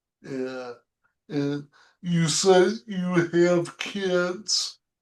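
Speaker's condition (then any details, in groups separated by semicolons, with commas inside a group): Cerebral palsy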